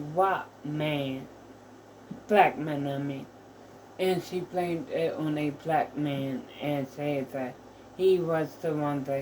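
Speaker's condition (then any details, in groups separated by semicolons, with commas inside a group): Mild cerebral palsy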